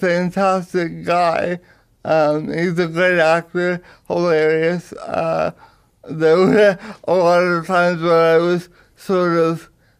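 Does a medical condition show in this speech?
Yes: cerebral palsy; power wheelchair user.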